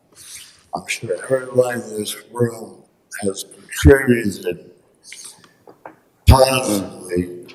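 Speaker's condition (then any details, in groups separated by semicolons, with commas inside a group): Traumatic brain injury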